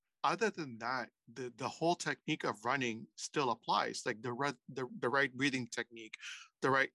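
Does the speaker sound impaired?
No.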